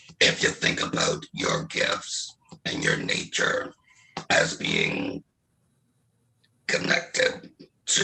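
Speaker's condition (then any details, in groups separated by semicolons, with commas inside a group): Laryngectomy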